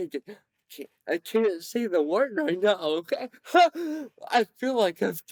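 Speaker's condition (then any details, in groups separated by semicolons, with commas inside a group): Cerebral palsy; present from birth, severe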